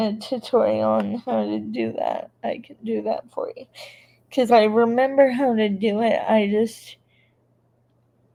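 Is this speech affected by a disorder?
Yes: cerebral palsy.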